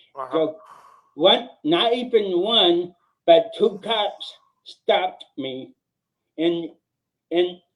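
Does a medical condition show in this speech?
Yes: cerebral palsy; mildest kind.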